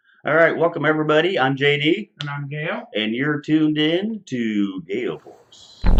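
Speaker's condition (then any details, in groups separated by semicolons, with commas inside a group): No condition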